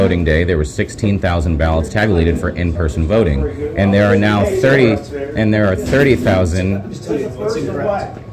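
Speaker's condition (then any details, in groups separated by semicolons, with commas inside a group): No condition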